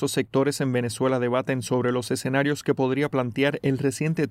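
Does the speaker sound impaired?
No.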